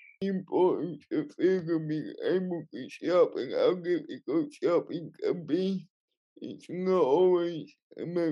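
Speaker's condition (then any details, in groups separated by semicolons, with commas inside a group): Cerebral palsy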